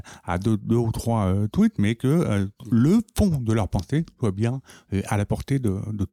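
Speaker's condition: Profound deafness from birth, congenital; perceives sounds, half lipreading half hearing, must see speaker, group talk tiring, video relay centre for calls

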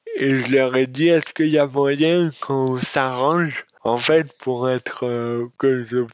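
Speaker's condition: Dystonia; congenital

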